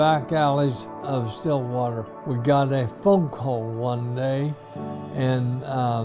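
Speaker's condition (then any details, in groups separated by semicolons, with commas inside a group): ALS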